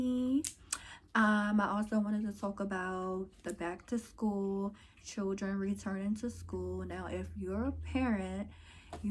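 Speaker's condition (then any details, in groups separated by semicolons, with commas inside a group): No condition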